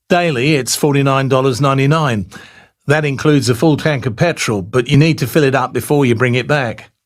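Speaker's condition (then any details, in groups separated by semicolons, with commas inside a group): No condition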